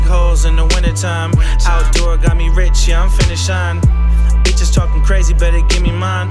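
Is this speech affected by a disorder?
No.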